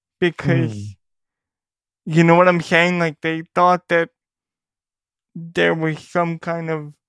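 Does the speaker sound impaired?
Yes: cerebral palsy; spastic quadriplegic cerebral palsy.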